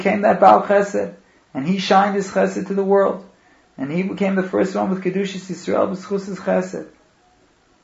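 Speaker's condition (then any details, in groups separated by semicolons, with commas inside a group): No condition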